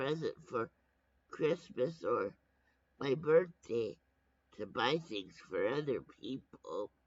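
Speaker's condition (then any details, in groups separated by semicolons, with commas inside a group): Brain injury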